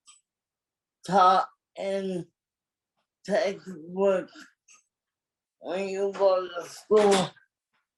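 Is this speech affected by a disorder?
Yes: cerebral palsy; from birth.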